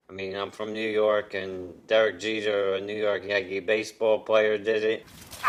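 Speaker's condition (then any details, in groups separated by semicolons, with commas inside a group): ALS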